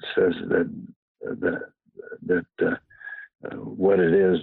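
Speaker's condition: Parkinson's disease

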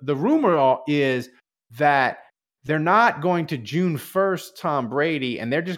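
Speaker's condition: No condition

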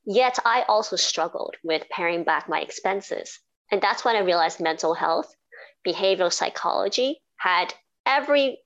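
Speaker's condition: Cleft palate and cleft lip; congenital, speech therapy as a teenager

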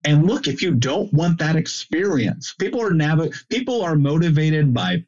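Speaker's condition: No condition

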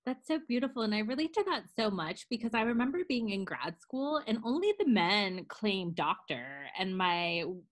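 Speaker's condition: No condition

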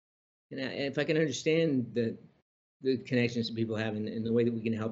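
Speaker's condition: Parkinson's disease; diagnosed about 30 years ago, benign spinal tumor, 6-hour surgery at Johns Hopkins, relearned walking

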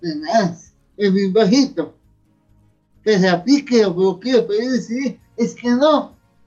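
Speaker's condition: Cerebral palsy; age 37

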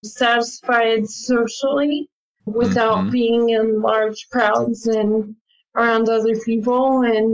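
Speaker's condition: ALS; attends ALS clinic

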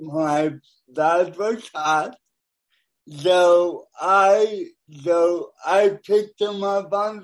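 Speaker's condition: Cerebral palsy; born premature, born deaf

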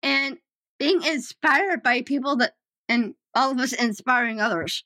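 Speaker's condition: Down syndrome; developmental disability

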